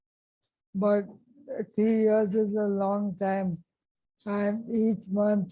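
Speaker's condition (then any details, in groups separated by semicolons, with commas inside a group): ALS; diagnosed 3.5 years ago, physiotherapy, speech therapy, occupational therapy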